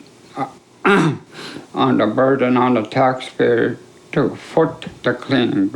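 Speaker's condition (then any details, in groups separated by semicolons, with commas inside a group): ALS; affects swallowing and speech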